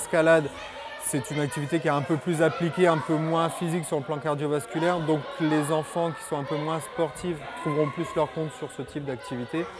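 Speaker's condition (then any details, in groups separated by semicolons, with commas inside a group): No condition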